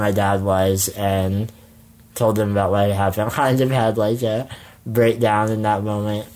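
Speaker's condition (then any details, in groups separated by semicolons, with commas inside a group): Spinal muscular atrophy; congenital, muscles waste away with age, wheelchair for most of life; hands talking over to cousin mid-interview to give jaw a break; jaw tires with prolonged speaking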